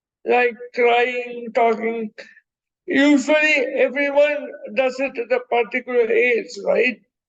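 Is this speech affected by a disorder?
Yes: cerebral palsy.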